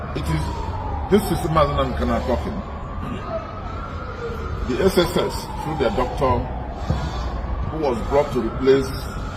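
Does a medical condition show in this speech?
No.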